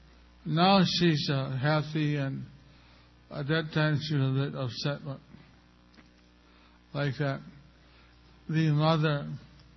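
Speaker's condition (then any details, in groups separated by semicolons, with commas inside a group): Stroke with facial paralysis; speeds up when excited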